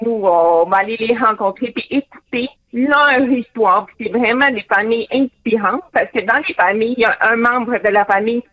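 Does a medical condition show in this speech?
Yes: hearing loss with cochlear implant; born deaf, lip reading helps, used masks with window; phone interview, hearing through cochlear implant; removes implant in water, total silence, phone understanding varies by person.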